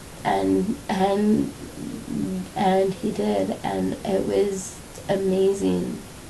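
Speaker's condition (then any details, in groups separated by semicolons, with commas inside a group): Cerebral palsy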